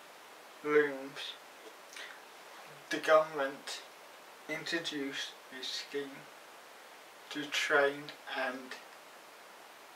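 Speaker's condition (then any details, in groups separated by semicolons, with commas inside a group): Cerebral palsy, mild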